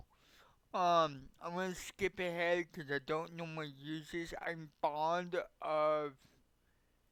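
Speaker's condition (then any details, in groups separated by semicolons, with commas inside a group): Cerebral palsy; affects legs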